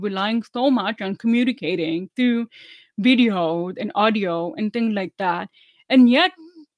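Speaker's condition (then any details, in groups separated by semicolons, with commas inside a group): Deafness; relearned English and speech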